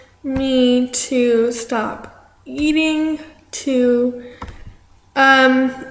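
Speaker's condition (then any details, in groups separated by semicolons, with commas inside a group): Cerebral palsy; affects arm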